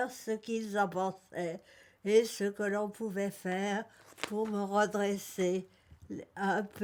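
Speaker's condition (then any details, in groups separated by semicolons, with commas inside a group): Parkinson's disease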